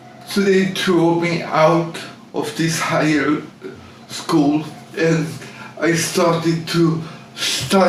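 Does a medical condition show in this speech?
Yes: cerebral palsy; severe, from birth, premature, birth asphyxia; speech impaired.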